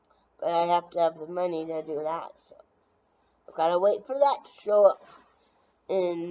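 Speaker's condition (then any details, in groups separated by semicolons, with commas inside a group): Brain injury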